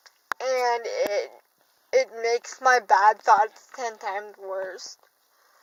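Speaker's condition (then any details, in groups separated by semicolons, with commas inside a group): Cerebral palsy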